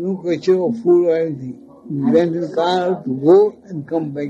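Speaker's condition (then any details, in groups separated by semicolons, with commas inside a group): Speech loss after head injury; unconscious after accident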